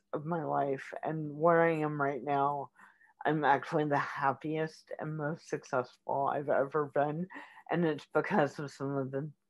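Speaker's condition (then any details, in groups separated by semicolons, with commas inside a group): Cerebral palsy; form sparing cognition; diagnosed about age three, late physical milestones; early speech, speech therapy in elementary school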